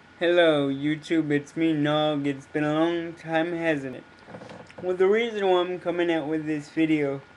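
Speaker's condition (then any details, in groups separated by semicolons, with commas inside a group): Cerebral palsy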